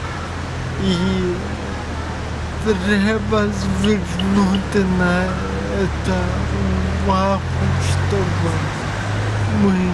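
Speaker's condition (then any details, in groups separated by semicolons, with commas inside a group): Cerebral palsy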